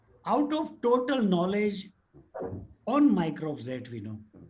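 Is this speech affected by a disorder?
No.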